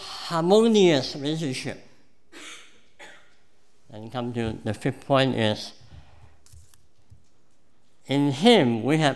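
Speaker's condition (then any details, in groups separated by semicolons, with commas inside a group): Cleft palate; congenital cleft palate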